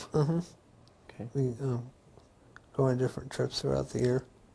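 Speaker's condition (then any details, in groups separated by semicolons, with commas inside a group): Duchenne muscular dystrophy; onset in early childhood, weak breathing muscles, non-invasive ventilation; full-time non-invasive ventilation via mouthpiece, about 10 years; weak breathing and cough, sips mouthpiece for breaths, breath stacking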